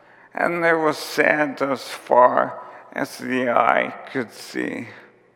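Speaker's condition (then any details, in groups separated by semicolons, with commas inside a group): ALS; onset with tiredness and clumsiness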